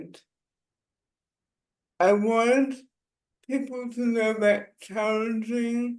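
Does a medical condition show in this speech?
Yes: disability affecting muscles; affects muscles including speech muscles; speech impairment.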